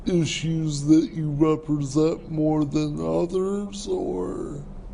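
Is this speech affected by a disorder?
Yes: cerebral palsy; present from birth.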